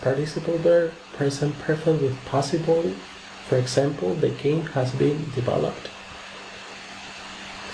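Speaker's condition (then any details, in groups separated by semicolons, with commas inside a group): No condition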